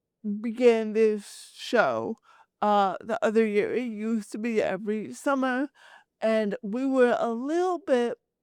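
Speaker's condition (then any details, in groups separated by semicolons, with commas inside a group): Cerebral palsy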